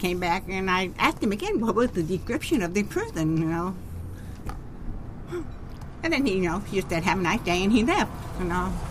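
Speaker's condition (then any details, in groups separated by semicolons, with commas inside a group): Profound deafness, genetic, profound; profoundly deaf by age five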